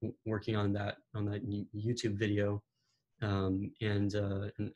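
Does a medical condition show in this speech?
Yes: stuttering; stutter present as long as remembered, lots of speech therapists, attended Camp Shoutout for people who stutter; aims to improve fluency through public speaking, listeners sometimes say spit it out or slow down; here repeated sounds.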